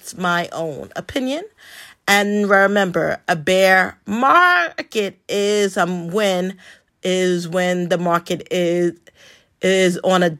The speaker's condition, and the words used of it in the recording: Stuttering. And yes, I do stutter. It doesn't matter.